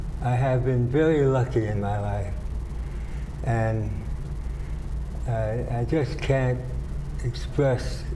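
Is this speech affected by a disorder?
Yes: Parkinson's disease; about 12 years since onset.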